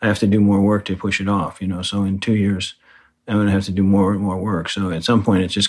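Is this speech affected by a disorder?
Yes: Parkinson's disease; six years since diagnosis, new walking difficulty, needs hand support, minimal medication initially, heavy weightlifting.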